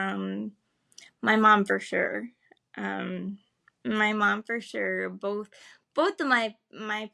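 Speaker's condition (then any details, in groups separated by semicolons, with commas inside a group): Cerebral palsy, spastic; able to speak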